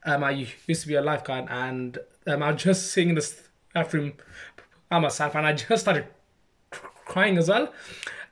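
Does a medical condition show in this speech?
Yes: stammer; stammer since childhood, mocked and imitated by other kids from primary school; age 26, saying own name takes a long time; struggles saying own name, stammers less with put-on Birmingham accent or exaggerated speech; here prolonged sounds.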